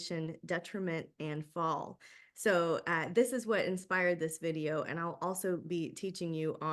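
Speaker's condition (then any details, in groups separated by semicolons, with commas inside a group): No condition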